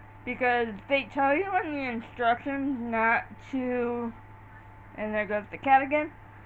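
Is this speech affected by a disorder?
Yes: cerebral palsy.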